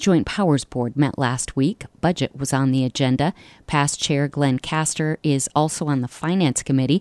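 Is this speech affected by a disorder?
No.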